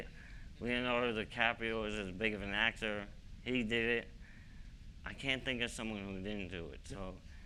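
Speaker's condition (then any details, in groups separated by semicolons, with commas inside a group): ALS; young-adult onset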